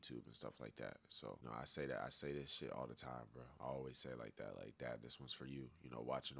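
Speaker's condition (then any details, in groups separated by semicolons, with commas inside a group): No condition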